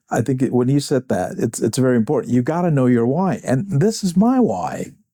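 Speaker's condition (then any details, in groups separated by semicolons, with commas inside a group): No condition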